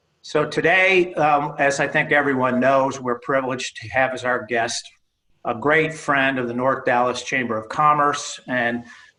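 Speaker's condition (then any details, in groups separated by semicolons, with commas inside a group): No condition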